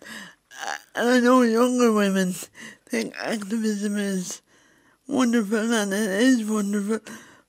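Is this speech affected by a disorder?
Yes: cerebral palsy.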